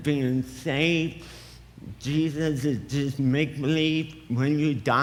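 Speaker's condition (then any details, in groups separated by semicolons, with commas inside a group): Cerebral palsy; affects speech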